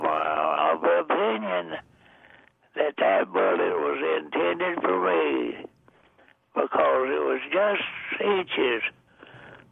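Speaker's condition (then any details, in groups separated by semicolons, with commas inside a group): Deafness; also blind, age 99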